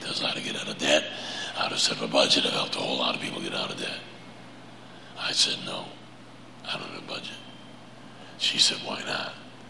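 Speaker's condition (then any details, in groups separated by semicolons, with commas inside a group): Laryngeal cancer; PET scans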